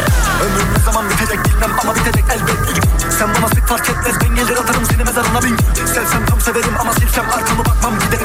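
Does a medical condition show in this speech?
No.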